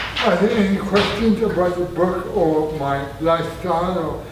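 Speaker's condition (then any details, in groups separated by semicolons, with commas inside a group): Traumatic brain injury; near-fatal injury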